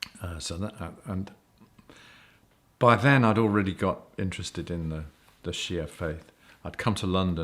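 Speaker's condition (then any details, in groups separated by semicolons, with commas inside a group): No condition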